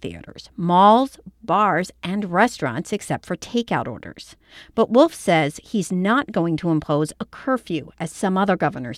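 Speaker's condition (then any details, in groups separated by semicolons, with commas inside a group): No condition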